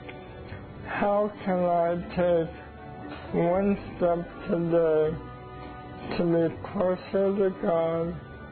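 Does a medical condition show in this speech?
Yes: ALS; diagnosed as adult.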